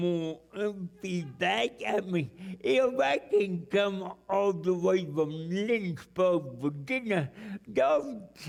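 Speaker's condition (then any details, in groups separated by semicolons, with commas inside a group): Cerebral palsy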